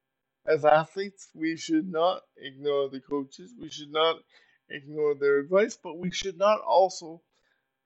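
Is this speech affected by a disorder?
Yes: cerebral palsy; uses power wheelchair.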